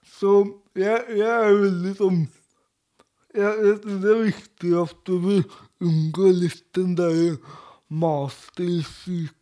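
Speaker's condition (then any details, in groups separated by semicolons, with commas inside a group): Cerebral palsy; speech difficulties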